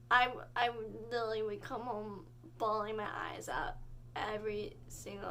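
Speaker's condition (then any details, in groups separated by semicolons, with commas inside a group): Cerebral palsy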